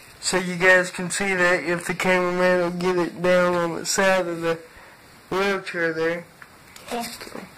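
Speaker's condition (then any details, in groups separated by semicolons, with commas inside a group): Cerebral palsy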